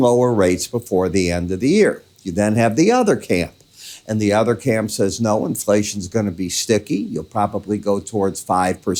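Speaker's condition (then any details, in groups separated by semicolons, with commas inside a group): No condition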